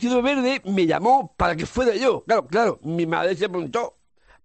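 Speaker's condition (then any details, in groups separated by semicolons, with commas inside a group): Down syndrome; congenital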